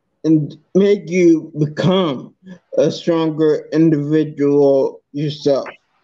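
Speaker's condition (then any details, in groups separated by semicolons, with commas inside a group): Multiple sclerosis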